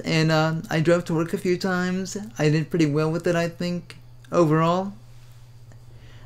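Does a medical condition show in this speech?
Yes: cerebral palsy; speaks fast.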